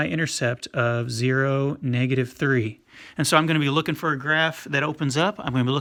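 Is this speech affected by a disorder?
No.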